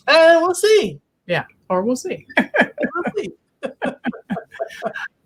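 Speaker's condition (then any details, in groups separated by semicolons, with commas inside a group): No condition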